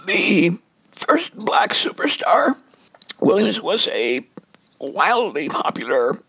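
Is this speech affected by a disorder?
Yes: dysphonia; onset during recording project, lost singing voice, steroid dose allowed finishing last 28 songs; voice raspier, sometimes squeakier, strained; raspy, lost ability to sing.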